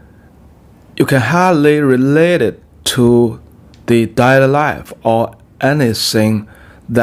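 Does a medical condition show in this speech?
No.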